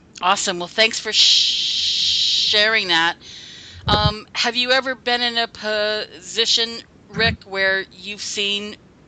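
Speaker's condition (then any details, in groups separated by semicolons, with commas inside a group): Stuttering; onset age 5 after fluent speech from age 2, stuttering ever since; half year speech therapy in 3rd grade, none in Catholic school, adult therapy few years ago; formerly avoided speaking situations, speechless at first self-help group meeting, said name and stutter by fourth or fifth; repeated sounds, prolonged sounds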